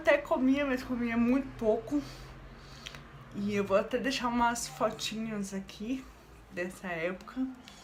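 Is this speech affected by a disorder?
Yes: cerebral palsy.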